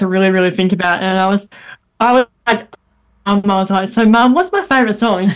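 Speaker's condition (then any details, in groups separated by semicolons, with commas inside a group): Bilateral cleft lip and palate; congenital, first operation at three months, many childhood operations, hip-to-mouth bone graft, throat operation, low motor skills; speech therapy in childhood and after operations into high school, once squeaky, very airy, nasal, much improved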